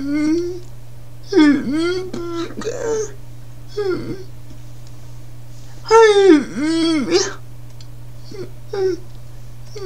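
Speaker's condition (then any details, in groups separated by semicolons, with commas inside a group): Cerebral palsy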